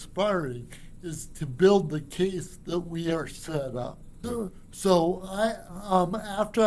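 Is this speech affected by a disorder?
Yes: cerebral palsy; from birth.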